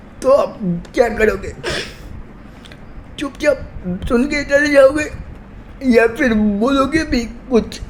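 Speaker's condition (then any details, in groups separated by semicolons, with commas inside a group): Cerebral palsy; from birth, uses legs for tasks and computer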